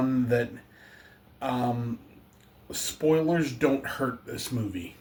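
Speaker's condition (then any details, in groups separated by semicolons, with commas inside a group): No condition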